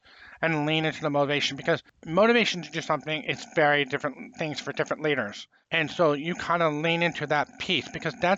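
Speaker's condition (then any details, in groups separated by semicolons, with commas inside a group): Profound hearing loss, congenital; late language development, learned to talk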